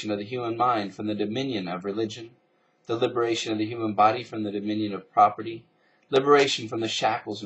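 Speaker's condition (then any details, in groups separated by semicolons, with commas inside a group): No condition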